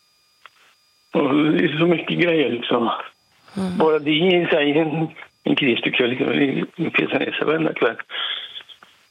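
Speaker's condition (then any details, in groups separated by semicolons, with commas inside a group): Parkinson's; 40-50 tablets daily, operation with some kind of tube down the throat; recovering after intensive care about 2 months ago, 12 hours on oxygen; sometimes difficulty speaking, trouble getting voice out properly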